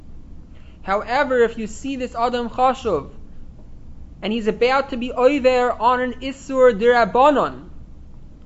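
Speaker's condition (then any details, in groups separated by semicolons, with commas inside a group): No condition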